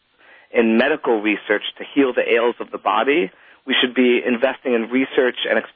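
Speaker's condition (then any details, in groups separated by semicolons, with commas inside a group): No condition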